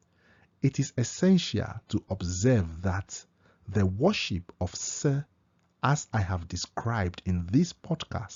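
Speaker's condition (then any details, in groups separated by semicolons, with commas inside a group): No condition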